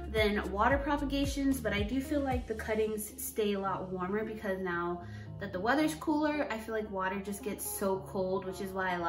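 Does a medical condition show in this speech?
No.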